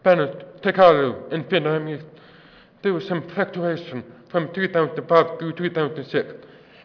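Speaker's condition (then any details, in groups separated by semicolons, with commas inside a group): Deafness; offers to repeat if not understood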